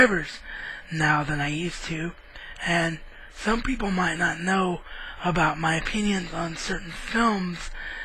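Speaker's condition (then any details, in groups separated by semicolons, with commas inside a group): Cerebral palsy; wheelchair bound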